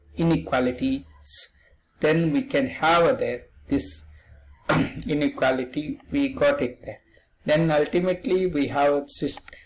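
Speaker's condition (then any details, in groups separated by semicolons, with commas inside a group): No condition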